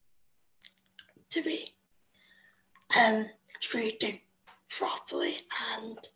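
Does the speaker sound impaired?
Yes: spastic quadriplegic cerebral palsy; needs help with most physical tasks, agency carers assist getting up and going to bed.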